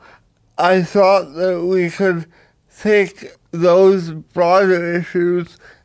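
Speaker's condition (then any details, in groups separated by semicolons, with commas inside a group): Cerebral palsy; power wheelchair user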